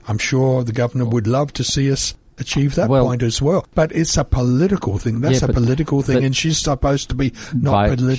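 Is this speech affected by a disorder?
No.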